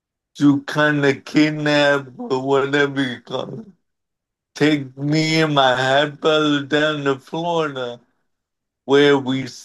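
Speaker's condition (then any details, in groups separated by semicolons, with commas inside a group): Cerebral palsy; present from birth, could walk a little as a child, wheelchair over the years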